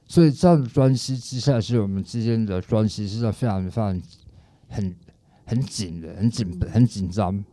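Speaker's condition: Tongue cancer, stage 4 tongue cancer and parotid cancer; stage four tongue cancer, recovered; daily pronunciation practice after recovery, now speaks clearly, called a miracle by others

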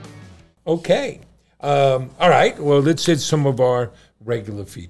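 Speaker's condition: No condition

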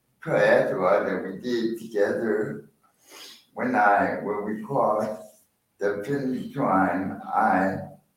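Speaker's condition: Spastic quadriplegic cerebral palsy; had speech pathologist early on, first one mother of family friend Josh

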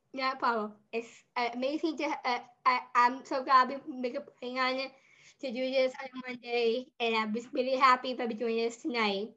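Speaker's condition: Down syndrome; adult with Down syndrome

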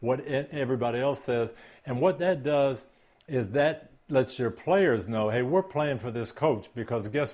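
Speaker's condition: No condition

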